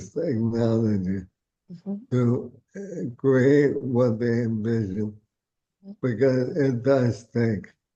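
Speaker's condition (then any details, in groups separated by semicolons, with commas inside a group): ALS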